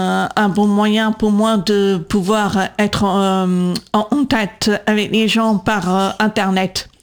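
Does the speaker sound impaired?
Yes: congenital deafness, profound, from congenital CMV; congenital cytomegalovirus, diagnosed at 18 months, severe then profound at 8, implants left 8.5, right 20-22; age 37, bilateral cochlear implants, external processor with antenna above left ear; atypical voice, speech recognition struggles to understand, 20 years speech therapy, LPC coder in class.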